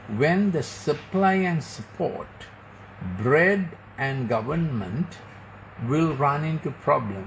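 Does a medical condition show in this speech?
No.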